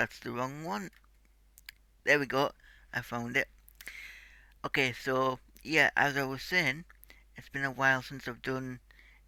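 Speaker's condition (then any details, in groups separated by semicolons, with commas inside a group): Cerebral palsy; tight muscles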